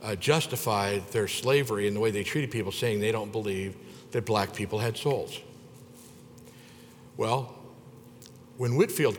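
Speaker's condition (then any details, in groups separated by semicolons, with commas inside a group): No condition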